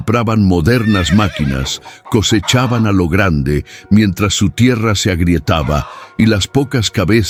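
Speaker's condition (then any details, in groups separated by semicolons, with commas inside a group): No condition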